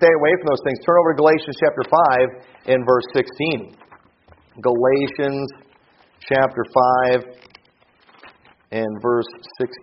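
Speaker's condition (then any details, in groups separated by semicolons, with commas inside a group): No condition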